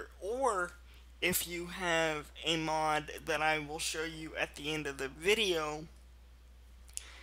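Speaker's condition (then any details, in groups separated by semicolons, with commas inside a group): Cerebral palsy, mild; speech sometimes affected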